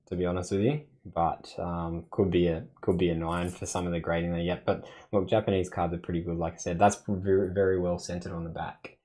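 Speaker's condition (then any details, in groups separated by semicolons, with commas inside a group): No condition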